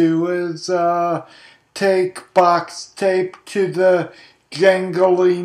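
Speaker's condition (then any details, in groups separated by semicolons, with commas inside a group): Traumatic brain injury, diffuse axonal injury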